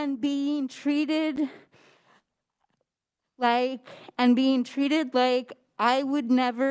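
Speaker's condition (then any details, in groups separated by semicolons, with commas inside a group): Cerebral palsy; spasticity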